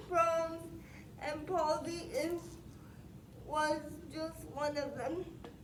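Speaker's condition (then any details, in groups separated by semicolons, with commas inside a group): Spastic quadriplegic cerebral palsy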